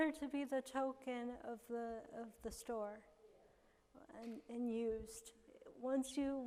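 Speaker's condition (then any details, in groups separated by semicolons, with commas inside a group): Cerebral palsy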